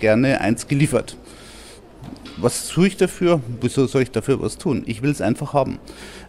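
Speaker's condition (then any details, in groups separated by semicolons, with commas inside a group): No condition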